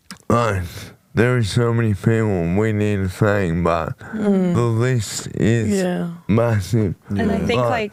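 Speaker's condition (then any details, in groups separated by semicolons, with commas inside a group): Motor neurone disease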